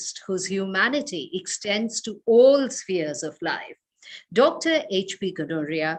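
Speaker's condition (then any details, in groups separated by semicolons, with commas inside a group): No condition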